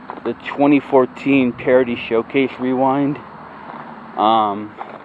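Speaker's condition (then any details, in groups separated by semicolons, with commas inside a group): No condition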